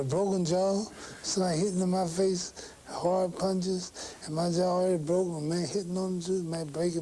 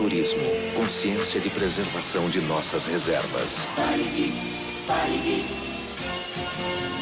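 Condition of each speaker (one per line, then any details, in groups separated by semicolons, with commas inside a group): Parkinson's syndrome; no weakness, no tremor, mild; sometimes slurred speech
No condition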